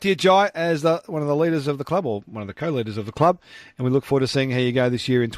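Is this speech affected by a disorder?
No.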